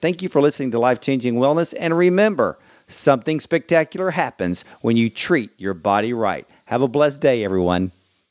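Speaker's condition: No condition

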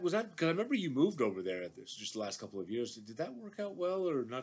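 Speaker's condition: No condition

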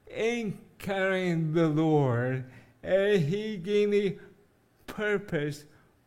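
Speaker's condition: Cerebral palsy; congenital, uses wheelchair

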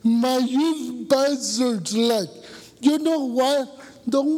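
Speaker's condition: Cerebral palsy; born about two weeks early

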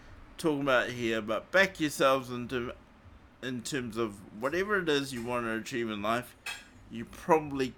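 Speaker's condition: Cerebral palsy; morphine not allowed after it

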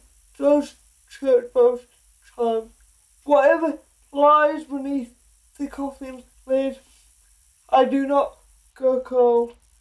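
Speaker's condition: Speech impediment; self-conscious about speech

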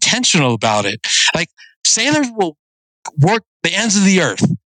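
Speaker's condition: No condition

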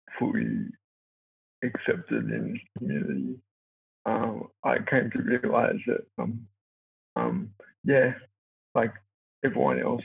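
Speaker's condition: Cerebral palsy; from birth

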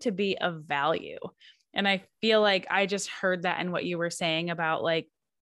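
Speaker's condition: No condition

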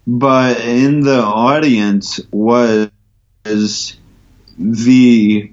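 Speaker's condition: Ataxia from traumatic brain injury; walking after tricycle

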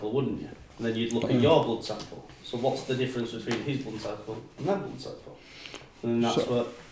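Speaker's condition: No condition

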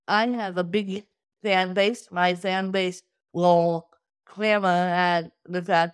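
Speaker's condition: Cerebral palsy; difficulty speaking

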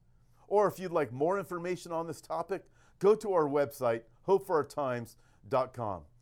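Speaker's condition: No condition

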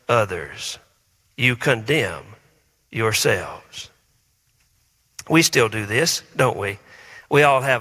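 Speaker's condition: No condition

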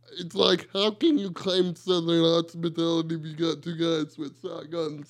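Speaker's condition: Cerebral palsy; wheelchair user

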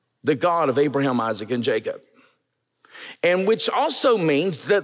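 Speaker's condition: No condition

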